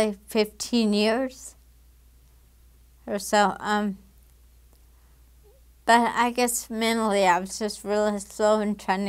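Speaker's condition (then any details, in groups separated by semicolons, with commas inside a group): Damaged diaphragm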